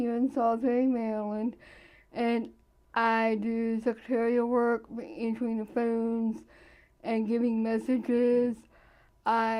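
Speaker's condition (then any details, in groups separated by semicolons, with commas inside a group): Cerebral palsy; present from birth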